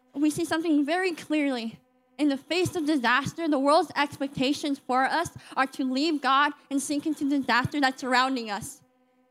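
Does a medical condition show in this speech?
Yes: cleft lip and palate; congenital cleft lip and palate, 38 surgeries since birth, speech services offered; told from young age would not communicate as properly as others, formerly lacked confidence.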